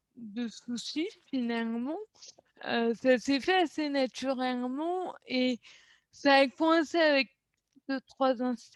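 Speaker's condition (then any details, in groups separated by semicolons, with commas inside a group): Cerebral palsy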